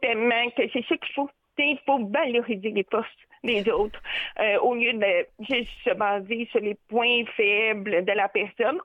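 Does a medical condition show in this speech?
Yes: deafness with cochlear implant; familial deafness; hard of hearing with implant, hears nothing without implant; phone hard to understand, especially deep male voices, fast or quiet speakers.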